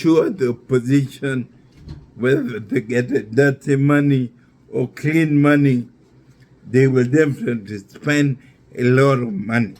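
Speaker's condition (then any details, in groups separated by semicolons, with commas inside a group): Neurological disease; affects speech and balance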